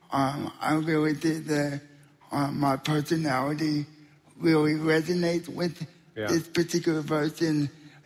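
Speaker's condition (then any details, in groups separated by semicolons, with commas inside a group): Spastic quadriplegic cerebral palsy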